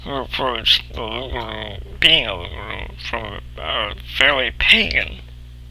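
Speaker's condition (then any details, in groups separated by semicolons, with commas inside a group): Cerebral palsy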